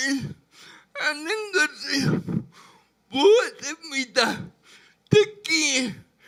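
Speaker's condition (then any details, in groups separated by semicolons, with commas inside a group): Brain lesion disability grade 1, severe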